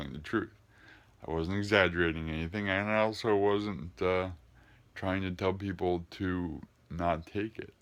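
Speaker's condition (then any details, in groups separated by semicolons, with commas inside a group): Cerebral palsy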